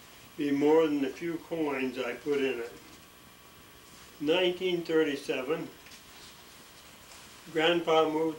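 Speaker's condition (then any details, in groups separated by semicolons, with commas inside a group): ALS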